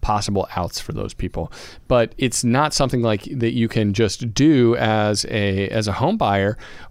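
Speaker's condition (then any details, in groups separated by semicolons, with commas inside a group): No condition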